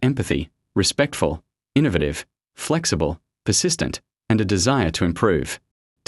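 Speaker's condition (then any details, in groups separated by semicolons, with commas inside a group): No condition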